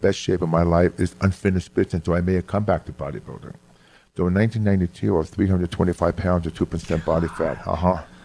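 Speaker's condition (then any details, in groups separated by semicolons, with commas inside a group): Hearing loss; about 75% hearing loss from close to birth; severe speech impediment since childhood, very monotone speech, studied phonetics for inflection, improved over years, new york accent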